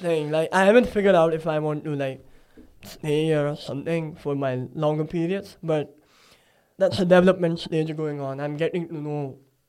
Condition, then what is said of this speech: Cleft palate. Like, I talk from my nasal cavity.